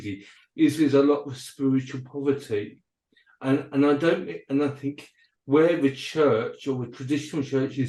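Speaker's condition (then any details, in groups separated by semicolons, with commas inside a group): Cerebral palsy and dyspraxia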